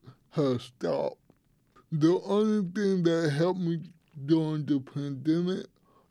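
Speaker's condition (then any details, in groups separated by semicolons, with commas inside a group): Cerebral palsy; congenital, tight muscles, affects walking and hands, past physical therapy for hand use; affects speaking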